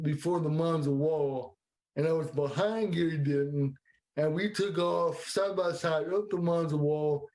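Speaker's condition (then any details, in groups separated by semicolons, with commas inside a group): Cerebral palsy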